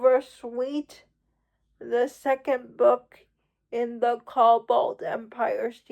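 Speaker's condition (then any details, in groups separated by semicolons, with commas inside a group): Cerebral palsy; uses wheelchair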